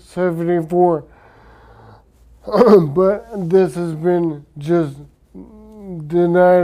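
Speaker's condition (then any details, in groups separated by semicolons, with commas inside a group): Traumatic brain injury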